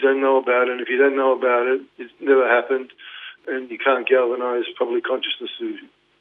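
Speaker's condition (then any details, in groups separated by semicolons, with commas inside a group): Parkinson's; diagnosed 2019, led to retirement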